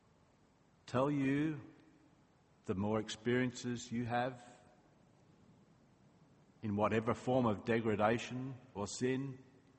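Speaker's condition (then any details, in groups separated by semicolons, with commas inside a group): No condition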